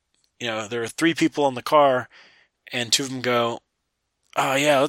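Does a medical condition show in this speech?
No.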